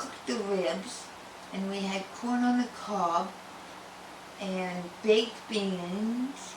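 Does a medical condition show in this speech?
Yes: tongue cancer; tongue cancer, surgery and other treatments; had speech therapy.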